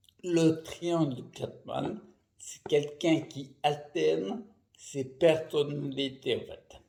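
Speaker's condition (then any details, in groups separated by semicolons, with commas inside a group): Primary progressive multiple sclerosis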